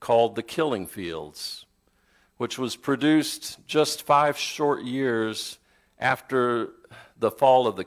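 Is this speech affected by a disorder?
No.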